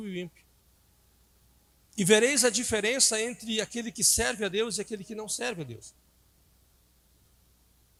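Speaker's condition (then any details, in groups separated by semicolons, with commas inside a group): No condition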